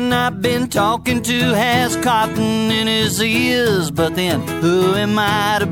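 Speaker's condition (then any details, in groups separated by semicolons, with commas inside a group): No condition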